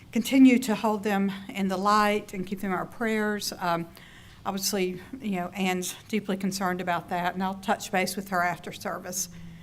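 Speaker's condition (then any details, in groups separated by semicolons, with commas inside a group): No condition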